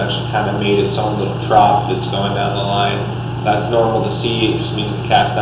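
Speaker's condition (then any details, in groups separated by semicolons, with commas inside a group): No condition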